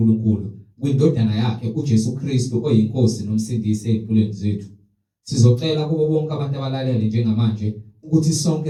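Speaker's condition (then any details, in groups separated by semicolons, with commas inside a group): No condition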